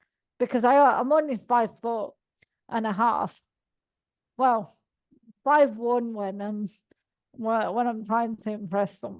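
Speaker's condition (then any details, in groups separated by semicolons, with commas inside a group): Cerebral palsy; all four limbs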